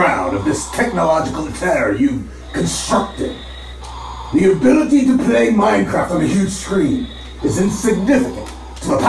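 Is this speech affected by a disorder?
No.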